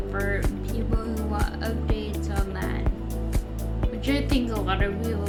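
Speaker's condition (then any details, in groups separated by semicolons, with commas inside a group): Friedreich's ataxia; ankle fusion surgery; almost one year on Skyclarys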